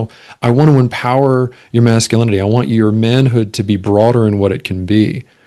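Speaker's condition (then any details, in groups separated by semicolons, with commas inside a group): No condition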